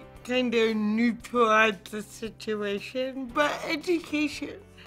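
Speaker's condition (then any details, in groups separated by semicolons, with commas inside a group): Cerebral palsy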